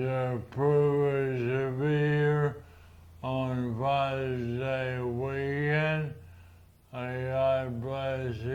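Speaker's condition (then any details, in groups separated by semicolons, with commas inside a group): Progressive supranuclear palsy; neuromuscular system affected; speech a little hard to hear, shortness of breath, swallowing affected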